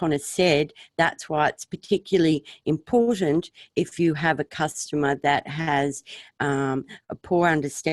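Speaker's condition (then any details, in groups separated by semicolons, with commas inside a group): No condition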